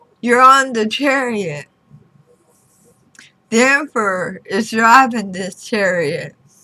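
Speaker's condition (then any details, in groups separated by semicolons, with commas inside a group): Throat cancer radiation damage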